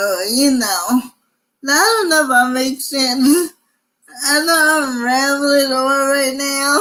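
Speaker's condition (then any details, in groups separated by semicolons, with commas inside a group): Cerebral palsy; from birth, difficult delivery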